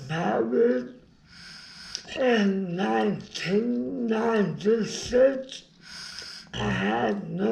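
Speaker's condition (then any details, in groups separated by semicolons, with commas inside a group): Brain injury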